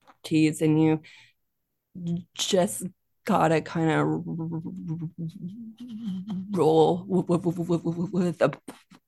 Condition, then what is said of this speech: Stuttering. So I don't really have any problems communicating at work.